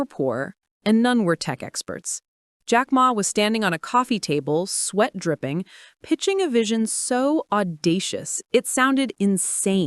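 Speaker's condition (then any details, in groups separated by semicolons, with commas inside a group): No condition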